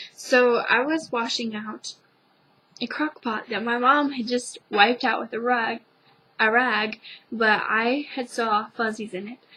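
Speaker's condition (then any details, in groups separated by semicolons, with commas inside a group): No condition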